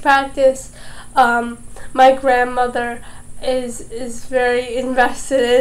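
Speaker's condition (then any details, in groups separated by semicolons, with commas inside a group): Cerebral palsy, mild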